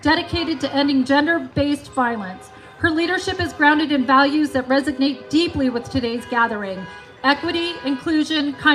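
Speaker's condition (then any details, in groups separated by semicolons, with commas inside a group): No condition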